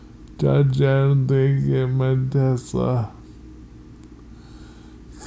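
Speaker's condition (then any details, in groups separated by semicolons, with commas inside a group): Multiple sclerosis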